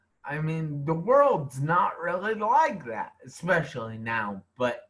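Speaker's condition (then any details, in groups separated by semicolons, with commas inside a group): Traumatic brain injury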